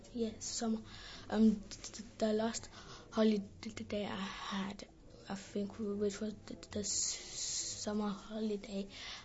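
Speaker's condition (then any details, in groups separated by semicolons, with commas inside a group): Stammering; childhood stammering, attended small stammering therapy group; repeated sounds, blocks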